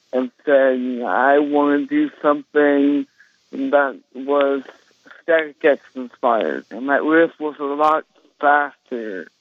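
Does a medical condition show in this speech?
Yes: cerebral palsy; congenital, balance and coordination problems, used walker, walked unassisted near age four, left hand paralyzed; left hand rehabilitated through guitar playing, wide flat guitar neck felt therapeutic; speech affected in childhood, countless speech therapy sessions, now speaks as heard today.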